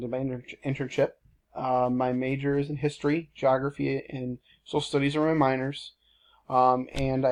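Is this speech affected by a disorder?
No.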